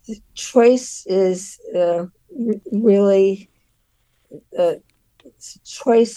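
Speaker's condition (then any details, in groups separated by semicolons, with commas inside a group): Aphasia; aphasia from severe near-fatal stroke, right-side paralysis, no speech at all initially, 3 years regaining independence; about 13 years after stroke, still aphasic; trouble saying intended words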